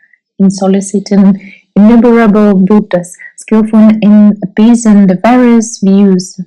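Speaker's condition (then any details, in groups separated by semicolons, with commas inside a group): No condition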